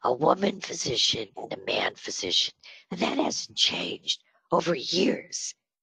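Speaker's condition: Spasmodic dysphonia; on Botox treatment

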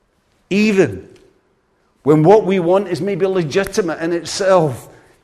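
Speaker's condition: No condition

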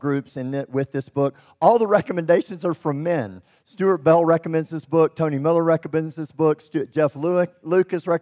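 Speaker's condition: Cleft lip and palate; congenital

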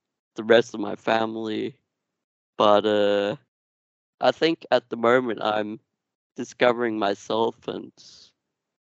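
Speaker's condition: Duchenne muscular dystrophy; progressive

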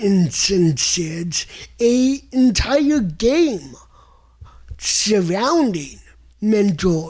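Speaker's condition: Cerebral palsy; non-progressive

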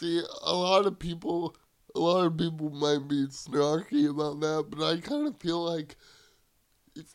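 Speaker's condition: Cerebral palsy; wheelchair user

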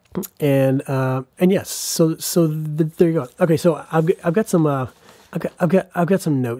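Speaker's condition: Stuttering; man aged 40; stutter can make speech awkward; repeated sounds, repeated words

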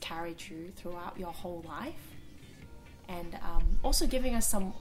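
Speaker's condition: No condition

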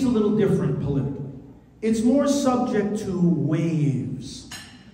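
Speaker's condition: No condition

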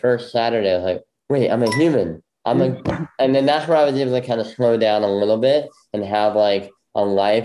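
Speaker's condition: Bilateral cleft lip; braces 15 years

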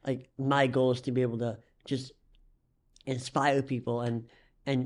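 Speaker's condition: Cleft lip and palate; missing muscles

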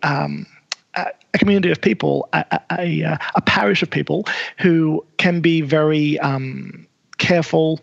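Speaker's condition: Stutter; present by age 20 at film school, sign language used to assist stutter; repeated sounds, blocks

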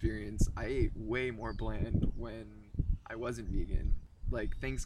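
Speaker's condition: No condition

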